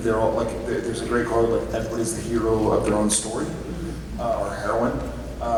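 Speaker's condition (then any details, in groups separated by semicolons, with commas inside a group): No condition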